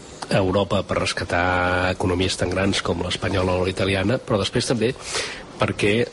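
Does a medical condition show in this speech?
No.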